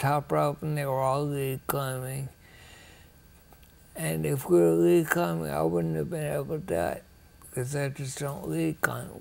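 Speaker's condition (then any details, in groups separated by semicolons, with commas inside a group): Ataxia; rare, progressive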